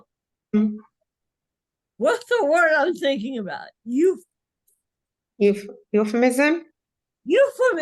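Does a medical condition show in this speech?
Yes: cerebral palsy; speech and movement visibly affected.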